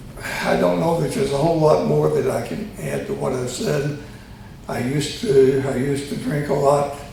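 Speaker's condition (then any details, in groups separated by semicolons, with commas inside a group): Tongue cancer surgery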